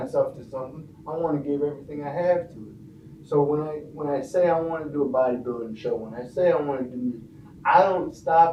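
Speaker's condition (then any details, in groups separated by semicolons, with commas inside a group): Cerebral palsy; from birth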